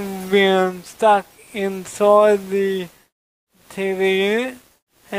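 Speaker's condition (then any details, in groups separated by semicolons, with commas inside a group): Cerebral palsy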